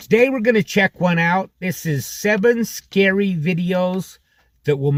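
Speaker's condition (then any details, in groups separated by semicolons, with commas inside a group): No condition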